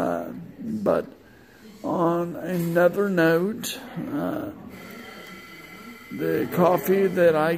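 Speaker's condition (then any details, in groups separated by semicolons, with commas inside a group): Multiple sclerosis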